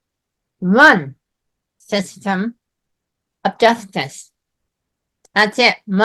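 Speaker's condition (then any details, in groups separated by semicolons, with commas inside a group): Myasthenia gravis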